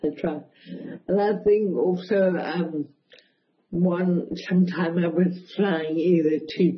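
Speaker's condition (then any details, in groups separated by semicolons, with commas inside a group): Cerebral palsy, mild; speech affected a bit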